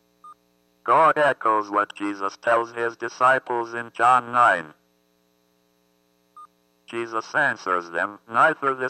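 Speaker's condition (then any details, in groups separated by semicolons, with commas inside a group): Athetoid cerebral palsy; thumb surgery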